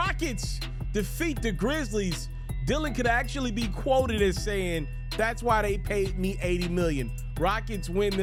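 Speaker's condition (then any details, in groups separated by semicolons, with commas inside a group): No condition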